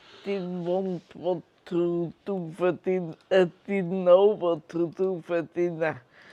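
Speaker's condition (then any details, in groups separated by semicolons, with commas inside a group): Multiple sclerosis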